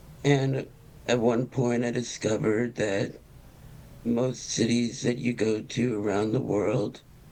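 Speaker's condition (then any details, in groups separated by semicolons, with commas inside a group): Parkinson's disease; early-onset form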